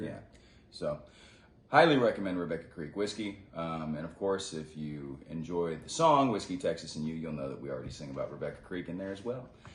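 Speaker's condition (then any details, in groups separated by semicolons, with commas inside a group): No condition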